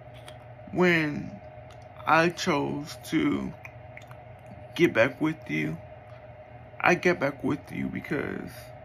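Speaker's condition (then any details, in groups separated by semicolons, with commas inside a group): Cerebral palsy; speech is not the best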